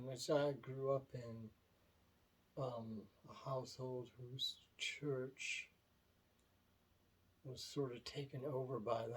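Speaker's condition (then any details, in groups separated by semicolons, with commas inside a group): Myasthenia gravis; affects hands and tongue; tongue intermittently weak, harder to move during recording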